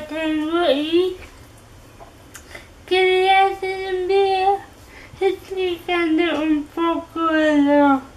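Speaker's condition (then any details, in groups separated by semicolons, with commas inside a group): Cerebral palsy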